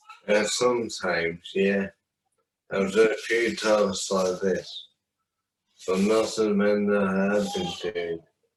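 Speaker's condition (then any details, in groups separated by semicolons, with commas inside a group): Traumatic brain injury; walks independently, fatigue, therapy ended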